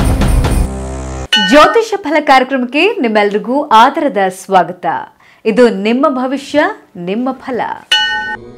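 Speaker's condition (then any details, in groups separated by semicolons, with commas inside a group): No condition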